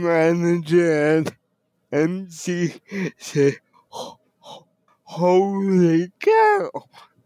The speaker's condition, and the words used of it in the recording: Cerebral palsy. And the focus was on my cerebral palsy speech that they were worried no one would understand me.